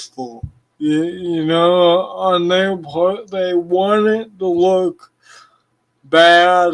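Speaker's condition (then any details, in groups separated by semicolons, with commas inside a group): Cerebral palsy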